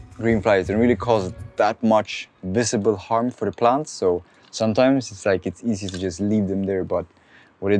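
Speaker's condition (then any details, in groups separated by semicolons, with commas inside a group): No condition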